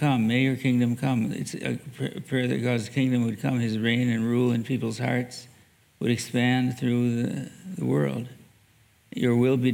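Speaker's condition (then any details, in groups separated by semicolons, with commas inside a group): Parkinson's disease; mild left hand tremor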